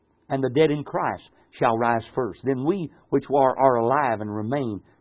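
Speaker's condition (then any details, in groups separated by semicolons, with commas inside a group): No condition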